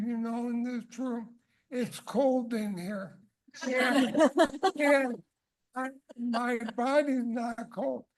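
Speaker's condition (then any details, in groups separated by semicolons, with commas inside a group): ALS; first diagnosed primary lateral sclerosis, changed to ALS later; long symptom duration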